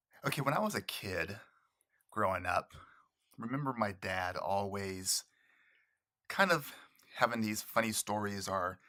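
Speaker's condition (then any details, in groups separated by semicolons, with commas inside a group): No condition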